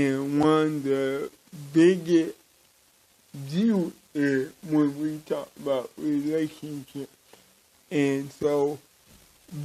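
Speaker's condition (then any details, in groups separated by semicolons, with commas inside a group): Cerebral palsy; from birth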